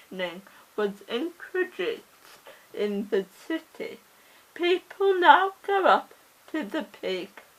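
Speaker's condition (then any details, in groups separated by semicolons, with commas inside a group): Cerebral palsy; oxygen starvation at birth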